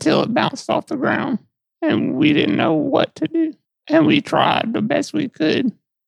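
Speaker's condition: Duchenne muscular dystrophy; wheelchair

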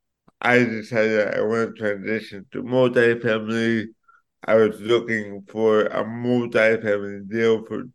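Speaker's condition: Cerebral palsy; affects speech

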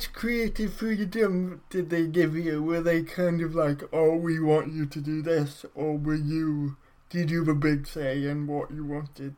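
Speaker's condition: Cerebral palsy; brain damage at or around birth

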